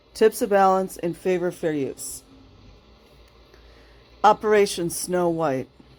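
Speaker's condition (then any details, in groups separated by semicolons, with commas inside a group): No condition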